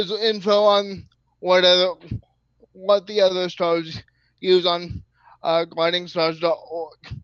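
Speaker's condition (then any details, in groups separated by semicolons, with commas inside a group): Cerebral palsy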